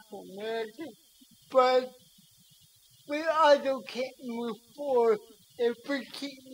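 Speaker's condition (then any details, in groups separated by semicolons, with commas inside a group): Cerebral palsy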